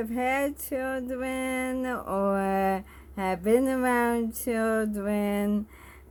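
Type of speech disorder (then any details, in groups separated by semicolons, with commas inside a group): Bulbar dysarthria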